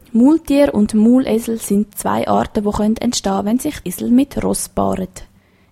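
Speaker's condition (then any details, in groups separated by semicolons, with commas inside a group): No condition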